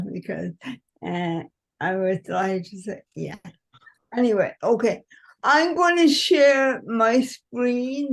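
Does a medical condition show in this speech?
Yes: cerebral palsy.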